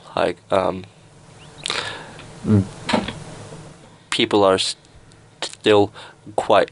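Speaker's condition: Stutter; audible stutter on radio, repeated words and phrases, apologizes for stutter; talking slowly usually helps, no stutter in put-on joker voice with different inflection; repeated sounds, blocks

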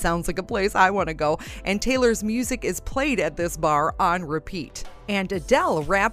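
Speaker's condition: No condition

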